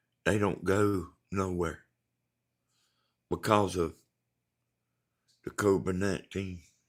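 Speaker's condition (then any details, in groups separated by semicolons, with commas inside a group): Brain bleed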